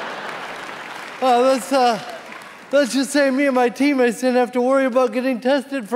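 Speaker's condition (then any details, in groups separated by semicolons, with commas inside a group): Cerebral palsy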